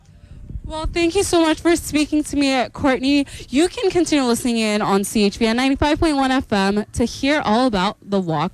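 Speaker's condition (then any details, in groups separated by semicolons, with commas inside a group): No condition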